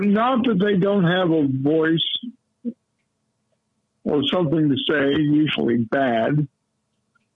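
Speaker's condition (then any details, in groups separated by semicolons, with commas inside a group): Cerebral palsy; lifelong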